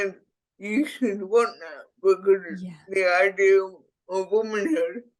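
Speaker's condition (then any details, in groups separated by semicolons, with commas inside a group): Cerebral palsy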